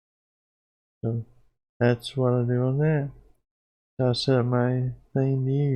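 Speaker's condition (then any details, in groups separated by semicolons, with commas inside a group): Parkinson's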